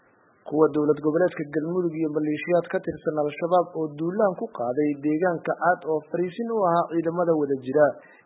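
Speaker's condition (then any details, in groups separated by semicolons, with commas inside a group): No condition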